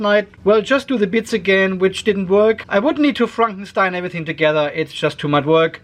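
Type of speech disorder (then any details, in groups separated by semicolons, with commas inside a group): None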